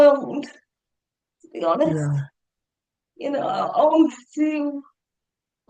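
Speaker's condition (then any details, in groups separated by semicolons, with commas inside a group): Cerebral palsy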